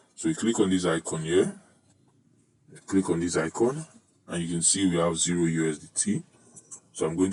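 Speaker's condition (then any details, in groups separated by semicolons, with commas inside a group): No condition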